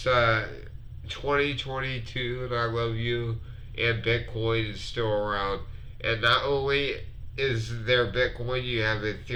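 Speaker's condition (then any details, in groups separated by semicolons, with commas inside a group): Multiple sclerosis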